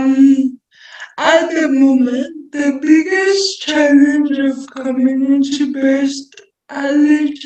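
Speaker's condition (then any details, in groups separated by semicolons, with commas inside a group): Cerebral palsy; speech may be hard to understand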